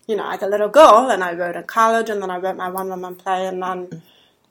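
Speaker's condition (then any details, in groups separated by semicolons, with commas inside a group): Deafness; hears men's voices better than women's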